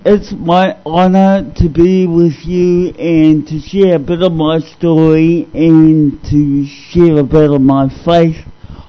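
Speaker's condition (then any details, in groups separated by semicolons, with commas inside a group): Cerebral palsy; discovered at age 2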